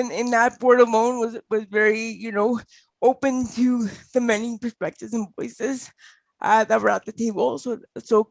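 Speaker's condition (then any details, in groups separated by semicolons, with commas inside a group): Cerebral palsy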